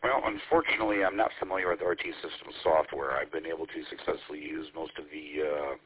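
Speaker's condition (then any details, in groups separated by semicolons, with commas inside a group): No condition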